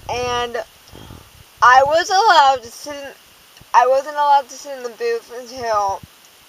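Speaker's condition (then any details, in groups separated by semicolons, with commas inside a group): Cerebral palsy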